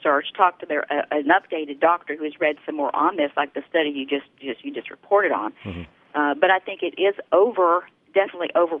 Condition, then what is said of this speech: None; typical speech.